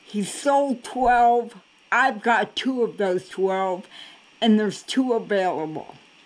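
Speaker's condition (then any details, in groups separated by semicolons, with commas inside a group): Cerebral palsy; cannot walk, crawls to get around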